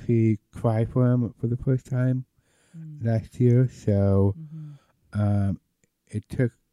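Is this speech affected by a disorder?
Yes: Down syndrome; present from birth; about to be 39; needs some help communicating at work.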